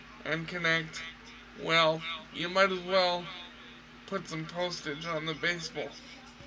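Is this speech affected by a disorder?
Yes: cerebral palsy.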